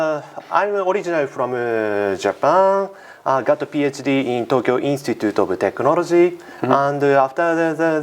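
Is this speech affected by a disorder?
No.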